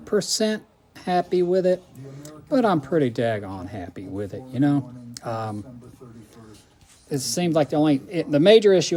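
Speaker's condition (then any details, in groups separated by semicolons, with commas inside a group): No condition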